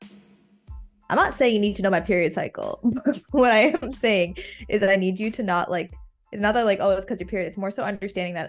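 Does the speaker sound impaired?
No.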